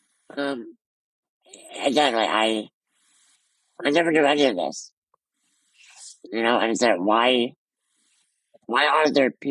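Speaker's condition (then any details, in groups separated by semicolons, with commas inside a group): Muscular dystrophy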